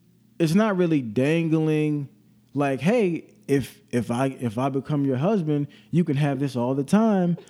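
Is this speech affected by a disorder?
No.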